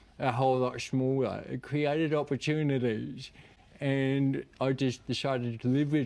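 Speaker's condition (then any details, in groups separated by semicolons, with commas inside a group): Cerebral palsy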